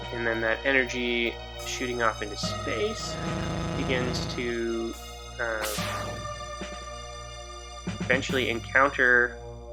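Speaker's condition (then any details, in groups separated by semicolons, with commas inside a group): No condition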